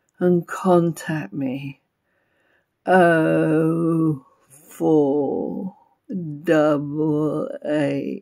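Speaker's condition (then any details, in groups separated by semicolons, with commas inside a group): Functional neurological disorder; cannot talk properly today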